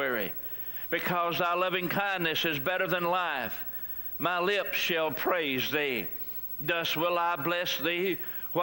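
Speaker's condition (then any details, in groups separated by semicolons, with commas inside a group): No condition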